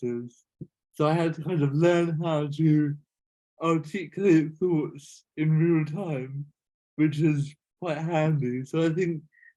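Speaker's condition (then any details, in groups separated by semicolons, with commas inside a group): Cerebral palsy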